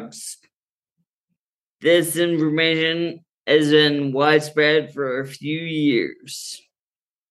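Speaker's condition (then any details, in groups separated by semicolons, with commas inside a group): Friedreich's ataxia; present from birth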